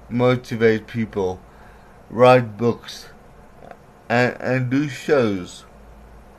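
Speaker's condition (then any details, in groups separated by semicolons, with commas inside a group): Cerebral palsy; later myasthenia gravis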